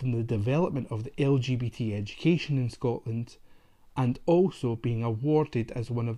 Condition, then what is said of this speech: None; typical speech.